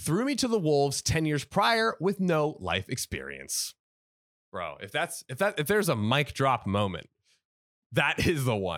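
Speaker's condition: No condition

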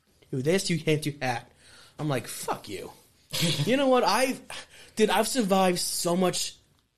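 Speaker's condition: Stutter; stutter since childhood, speech therapist in school; still has a stutter; no stuttering when performing in wrestling ring; repeated sounds, prolonged sounds

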